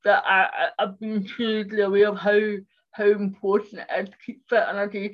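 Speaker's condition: Cerebral palsy; speech impairment

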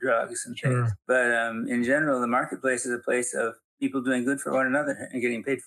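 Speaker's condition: Parkinson's; still teaching and speaking publicly

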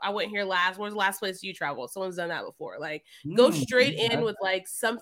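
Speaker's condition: No condition

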